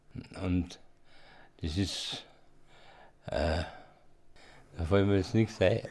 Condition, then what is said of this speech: Parkinson's disease. Manches kann ich noch normal machen, aber langsamer. Wie zum Beispiel reden.